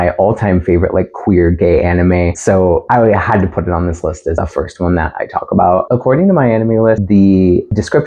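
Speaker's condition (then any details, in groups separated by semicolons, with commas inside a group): No condition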